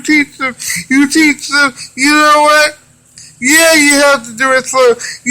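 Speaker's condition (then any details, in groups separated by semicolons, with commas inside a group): Cerebral palsy; wheelchair user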